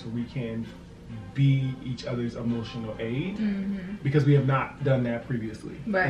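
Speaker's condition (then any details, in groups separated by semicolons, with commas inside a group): No condition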